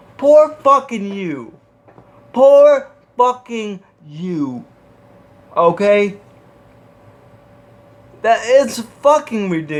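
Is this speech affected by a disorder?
Yes: cerebral palsy.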